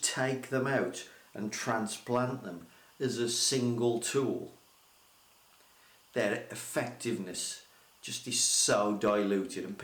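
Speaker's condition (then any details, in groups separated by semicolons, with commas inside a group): No condition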